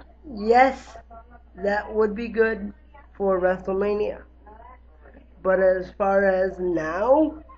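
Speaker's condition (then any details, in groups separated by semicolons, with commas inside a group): Cerebral palsy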